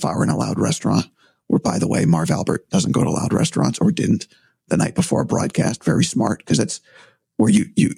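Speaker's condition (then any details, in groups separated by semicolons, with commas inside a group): Vocal cord surgery; vocal cord problem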